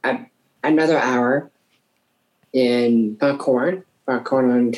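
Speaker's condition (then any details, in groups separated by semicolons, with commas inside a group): Down syndrome; from birth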